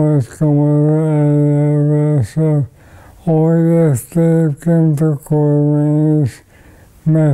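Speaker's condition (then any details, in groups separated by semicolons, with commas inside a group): ALS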